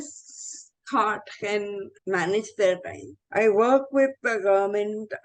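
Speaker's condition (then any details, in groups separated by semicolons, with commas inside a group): Cerebral palsy, mild; 18-20 years of therapy including speech therapy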